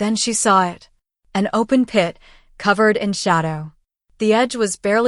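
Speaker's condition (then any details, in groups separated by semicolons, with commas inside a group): No condition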